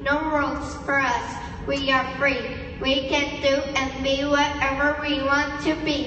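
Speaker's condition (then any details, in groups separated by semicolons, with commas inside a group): Cerebral palsy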